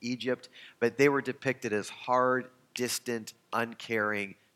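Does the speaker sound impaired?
No.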